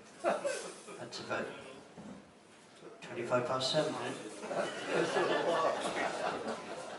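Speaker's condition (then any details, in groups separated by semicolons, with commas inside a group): No condition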